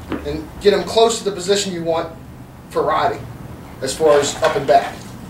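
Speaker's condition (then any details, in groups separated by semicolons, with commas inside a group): No condition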